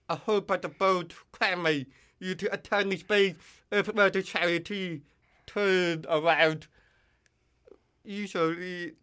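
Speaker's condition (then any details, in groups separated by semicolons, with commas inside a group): Deafness; cannot follow distant speakers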